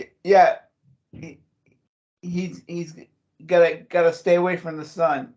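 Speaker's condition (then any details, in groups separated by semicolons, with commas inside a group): Cerebral palsy; since childhood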